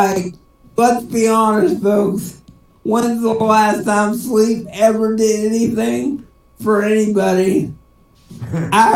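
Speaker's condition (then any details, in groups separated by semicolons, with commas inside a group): Cerebral palsy; speech sounds drunk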